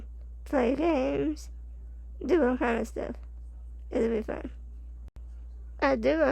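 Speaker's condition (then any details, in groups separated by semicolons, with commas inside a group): Spinal muscular atrophy type 2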